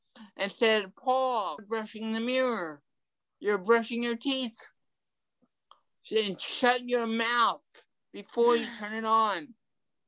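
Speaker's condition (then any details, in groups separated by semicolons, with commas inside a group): Ataxic cerebral palsy; from birth, mild, legs mostly, also arms, walked at about age four; walks short distances, no wheelchair since femur fracture recovery, past physical, occupational, speech therapy; talking affected, tongue affected a little, frequent stuttering in past, improved with speech therapy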